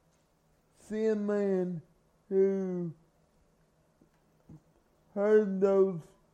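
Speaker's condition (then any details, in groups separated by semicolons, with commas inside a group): Cerebral palsy; from birth, carried everywhere by parents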